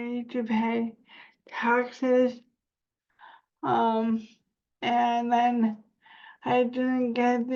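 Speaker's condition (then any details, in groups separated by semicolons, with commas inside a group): Cerebral palsy; spasticity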